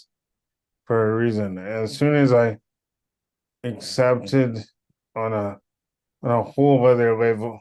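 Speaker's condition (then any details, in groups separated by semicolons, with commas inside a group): Cerebral palsy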